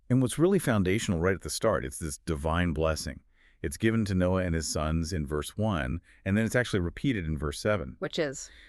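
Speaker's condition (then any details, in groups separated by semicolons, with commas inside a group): No condition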